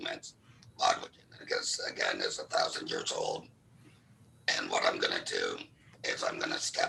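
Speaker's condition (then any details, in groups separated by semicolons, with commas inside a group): Laryngectomy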